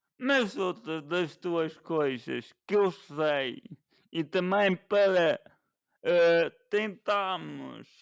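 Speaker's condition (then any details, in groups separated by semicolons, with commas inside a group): Cerebral palsy; since childhood, limited physical activity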